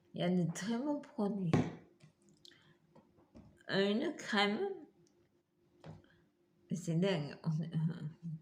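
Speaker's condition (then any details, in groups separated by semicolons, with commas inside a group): Multiple sclerosis; uses wheelchair, trialling electric wheelchair; much fatigue, on medication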